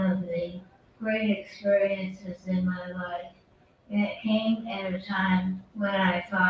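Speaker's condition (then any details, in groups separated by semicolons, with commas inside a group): Parkinson's disease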